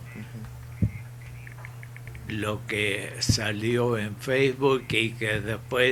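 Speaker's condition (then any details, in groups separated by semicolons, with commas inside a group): ALS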